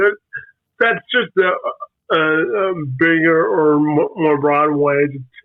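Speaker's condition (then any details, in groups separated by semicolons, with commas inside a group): Spastic quadriplegic cerebral palsy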